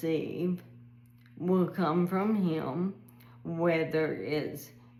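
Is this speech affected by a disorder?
Yes: ALS.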